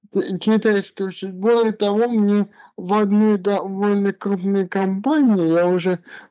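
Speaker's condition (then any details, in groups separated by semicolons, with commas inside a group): Cerebral palsy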